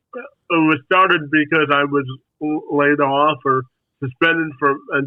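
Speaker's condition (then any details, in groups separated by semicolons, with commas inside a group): Spastic quadriplegic cerebral palsy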